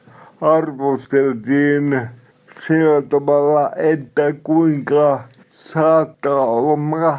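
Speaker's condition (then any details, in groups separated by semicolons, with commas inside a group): Cerebral palsy; somewhat unclear, self-described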